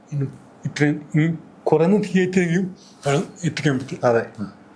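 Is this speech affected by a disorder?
Yes: cerebral palsy.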